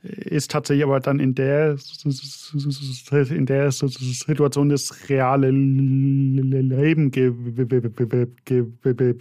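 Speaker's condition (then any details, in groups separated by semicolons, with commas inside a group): Stuttering, severe; fairly strong stuttering symptoms by own account; sudden blocks, word and part-word repetitions, phrase repetitions, filler sounds; repeated sounds, prolonged sounds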